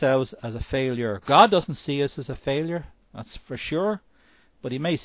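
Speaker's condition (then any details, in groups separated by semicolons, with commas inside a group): No condition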